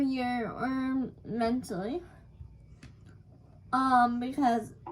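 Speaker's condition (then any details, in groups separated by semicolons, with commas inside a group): Cerebral palsy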